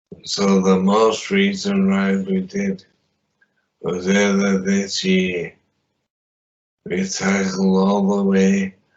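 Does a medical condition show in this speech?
Yes: traumatic brain injury; limb injuries.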